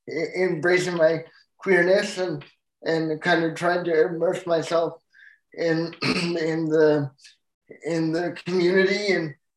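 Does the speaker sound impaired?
Yes: cerebral palsy; full-time wheelchair user.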